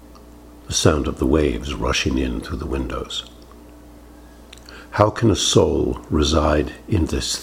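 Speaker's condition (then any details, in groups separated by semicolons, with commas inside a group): No condition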